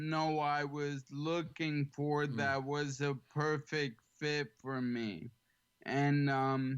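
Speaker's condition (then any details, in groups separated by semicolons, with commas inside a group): ALS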